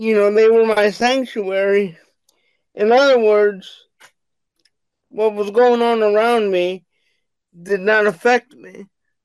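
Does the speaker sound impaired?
Yes: cerebral palsy; wheelchair bound.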